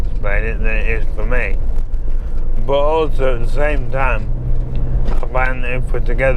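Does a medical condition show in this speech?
Yes: MND; synthetic voice from banked voice.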